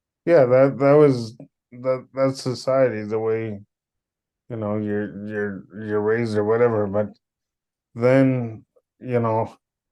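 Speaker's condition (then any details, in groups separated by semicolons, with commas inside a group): Cerebral palsy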